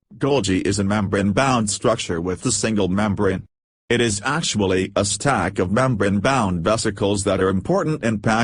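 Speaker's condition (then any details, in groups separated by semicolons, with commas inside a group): No condition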